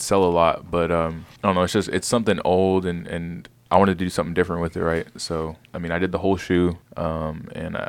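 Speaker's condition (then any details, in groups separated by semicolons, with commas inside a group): No condition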